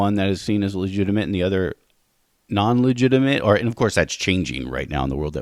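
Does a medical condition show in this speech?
No.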